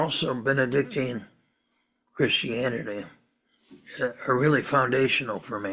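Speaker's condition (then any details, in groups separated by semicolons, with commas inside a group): Parkinson's disease; on medication, cannot sit and talk without it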